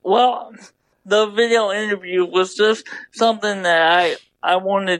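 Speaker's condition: Double hemiplegia cerebral palsy; left brain involvement

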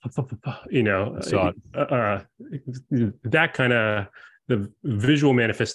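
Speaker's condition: Stutter; blocking moments, daily speaking situations very difficult, anticipates stuttering in everyday moments; prolonged sounds, blocks

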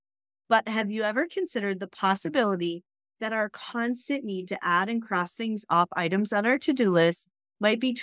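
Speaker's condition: No condition

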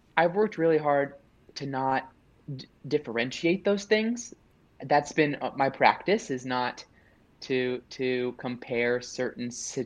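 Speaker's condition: Stuttering; onset at age 3-4, strong fear of speaking; openly stutters, self-advertises, past speech programs, support groups, self-help; broken-up speech at times; repeated sounds, blocks

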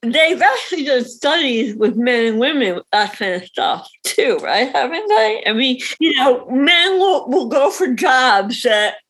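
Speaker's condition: Cerebral palsy; visible cerebral palsy

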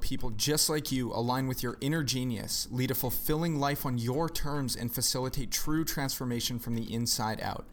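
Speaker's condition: No condition

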